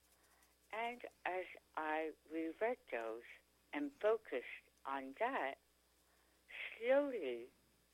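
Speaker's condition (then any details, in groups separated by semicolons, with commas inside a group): Tongue cancer; now speaks pretty clearly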